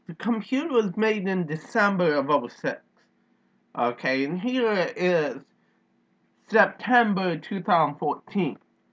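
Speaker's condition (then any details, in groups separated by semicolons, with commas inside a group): Cerebral palsy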